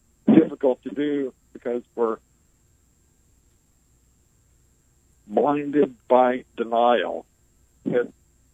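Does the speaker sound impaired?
Yes: ALS; diagnosed nearly 20 years ago; breathes through ventilator; able to speak, clearly communicates, slower pace due to ventilator breathing.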